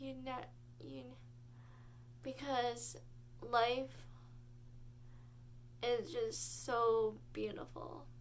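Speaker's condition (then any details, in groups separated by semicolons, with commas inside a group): Cerebral palsy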